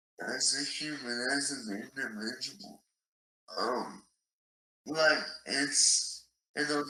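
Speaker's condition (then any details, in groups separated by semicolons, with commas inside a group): ALS; swallowing and breathing changes, nasal voice since onset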